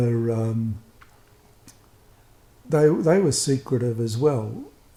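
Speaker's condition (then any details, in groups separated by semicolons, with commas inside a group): No condition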